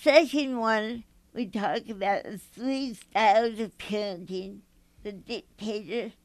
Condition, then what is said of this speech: Cerebral palsy. I have mild cerebral palsy that affects my speech.